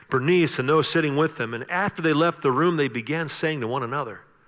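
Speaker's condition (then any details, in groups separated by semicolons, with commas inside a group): No condition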